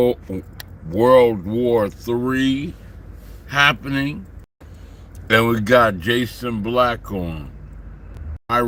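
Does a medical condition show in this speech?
Yes: slurred speech.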